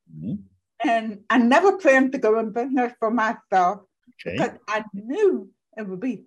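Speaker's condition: Profoundly deaf; born profoundly deaf, learned speech and lip-reading growing up, no sign language, cochlear implant (bionic ear); speaks with own voice

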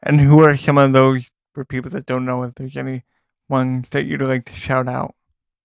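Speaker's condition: Cerebral palsy; fast talking radio voice

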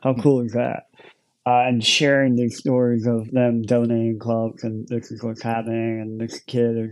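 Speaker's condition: Cleft lip and palate; large hole in mouth at birth

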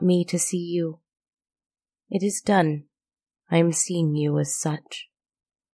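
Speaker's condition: No condition

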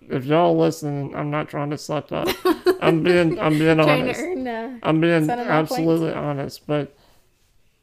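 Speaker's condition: Muscular dystrophy; life expectancy uncertain

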